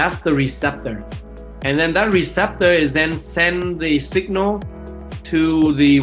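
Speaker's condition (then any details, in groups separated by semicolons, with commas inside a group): No condition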